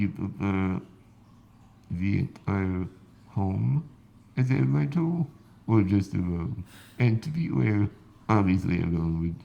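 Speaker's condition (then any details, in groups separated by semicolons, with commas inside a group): Spinal muscular atrophy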